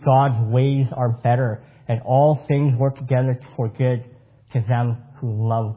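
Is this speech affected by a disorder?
Yes: cleft palate; congenital cleft palate.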